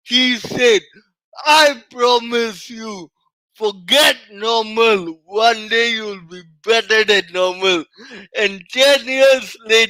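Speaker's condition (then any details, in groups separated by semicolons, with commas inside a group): Cerebral palsy; from birth, oxygen loss at delivery, mainly physical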